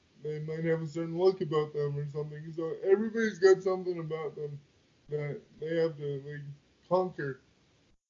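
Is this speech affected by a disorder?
Yes: quadriplegic cerebral palsy; wheelchair user.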